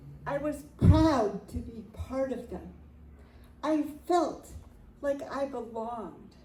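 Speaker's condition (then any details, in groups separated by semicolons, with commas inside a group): Cerebral palsy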